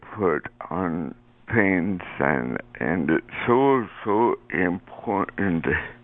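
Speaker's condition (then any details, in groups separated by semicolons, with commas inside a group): Cerebral palsy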